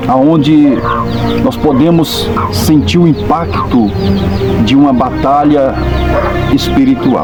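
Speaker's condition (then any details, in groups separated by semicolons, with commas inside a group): No condition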